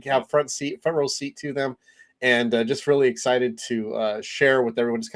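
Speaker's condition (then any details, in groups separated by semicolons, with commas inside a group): No condition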